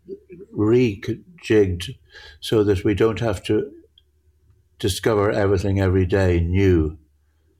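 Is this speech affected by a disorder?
Yes: Parkinson's; grouped objects merge together.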